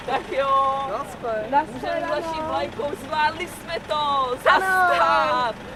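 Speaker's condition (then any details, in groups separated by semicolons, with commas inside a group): No condition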